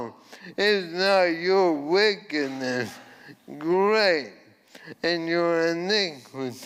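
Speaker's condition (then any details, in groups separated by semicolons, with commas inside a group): ALS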